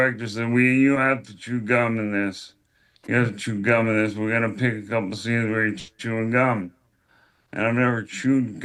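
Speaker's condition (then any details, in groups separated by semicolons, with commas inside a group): ALS; first symptom in one hand, likely bulbar form; wheelchair user, advanced, estimated 16 to 18 months left; could barely speak during filming, says speech still present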